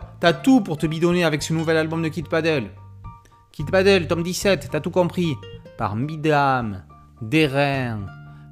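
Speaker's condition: No condition

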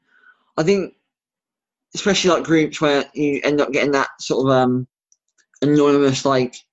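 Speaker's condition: Bilateral cleft lip and palate; congenital, severe

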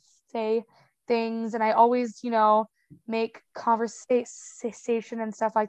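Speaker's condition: Stutter; past speech therapy, used fluency strategies, phone listener once thought the line was cutting out; stutters through words, speech improves with drinking; repeated sounds, prolonged sounds

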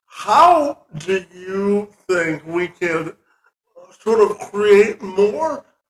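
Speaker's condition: Cerebral palsy

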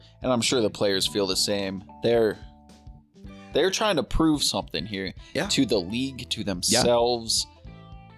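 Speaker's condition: No condition

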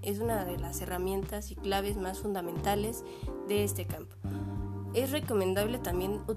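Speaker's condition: No condition

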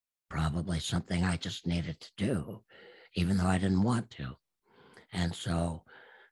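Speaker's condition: Absent vocal cords; speech therapist saw no hope

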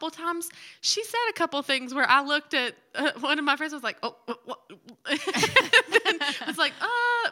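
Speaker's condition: No condition

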